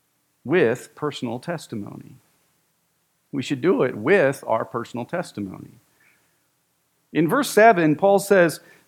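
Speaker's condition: No condition

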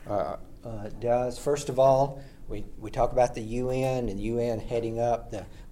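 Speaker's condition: No condition

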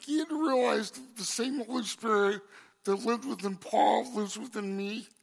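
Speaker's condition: Cerebral palsy; congenital

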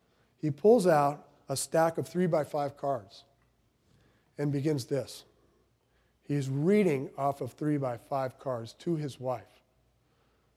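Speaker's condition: No condition

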